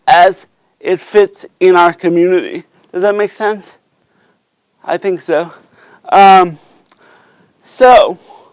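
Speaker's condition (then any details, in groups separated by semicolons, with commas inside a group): Cerebral palsy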